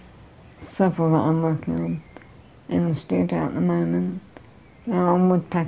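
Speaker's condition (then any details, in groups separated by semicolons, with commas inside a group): Multiple sclerosis; no hand movement; jaw ache, drooling when painting with mouth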